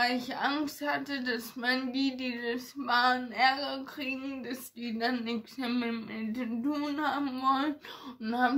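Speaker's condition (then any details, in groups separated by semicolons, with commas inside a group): Ataxia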